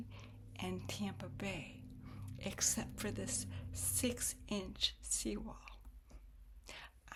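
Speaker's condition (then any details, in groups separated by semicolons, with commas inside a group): Spastic cerebral palsy; spastic form, hip problems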